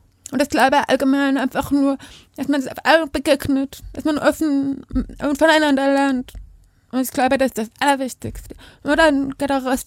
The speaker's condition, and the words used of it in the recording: Deafness. Ja, ich spreche, aber ich gebärde trotzdem.